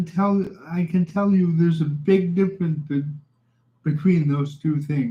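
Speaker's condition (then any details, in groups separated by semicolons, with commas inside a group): Cerebral palsy; reliable voice, uses voice control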